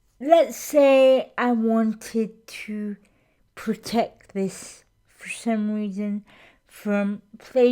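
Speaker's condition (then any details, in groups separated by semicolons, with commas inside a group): Cerebral palsy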